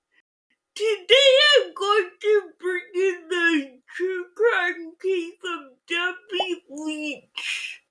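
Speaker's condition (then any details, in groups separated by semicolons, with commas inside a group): Physical speech impairment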